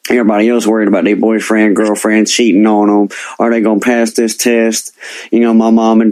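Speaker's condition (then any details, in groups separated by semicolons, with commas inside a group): Cleft lip and palate; present from birth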